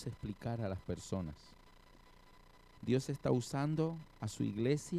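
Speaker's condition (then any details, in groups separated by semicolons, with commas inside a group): No condition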